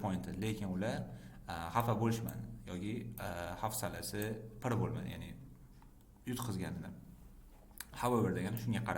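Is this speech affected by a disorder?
No.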